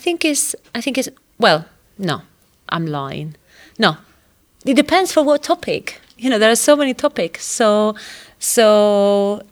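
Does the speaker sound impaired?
No.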